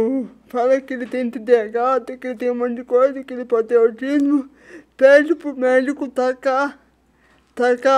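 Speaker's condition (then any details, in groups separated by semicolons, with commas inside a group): Cerebral palsy; spasticity, premature birth; previously took Lioresal for spasticity, stopped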